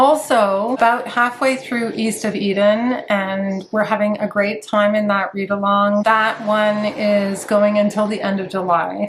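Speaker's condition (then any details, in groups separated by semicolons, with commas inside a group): No condition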